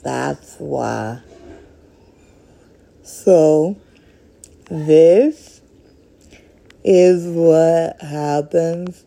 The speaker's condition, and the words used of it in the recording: ALS (motor neuron disease). And this is what I'm supposed to have talk breaks.